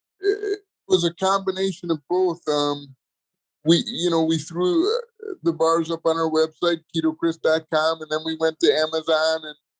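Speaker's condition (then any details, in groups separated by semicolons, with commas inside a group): Cerebral palsy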